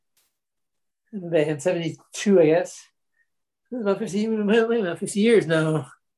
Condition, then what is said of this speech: Parkinson's disease. And you shared with me that it has impacted your speech, which I mentioned at the beginning of our interview time together.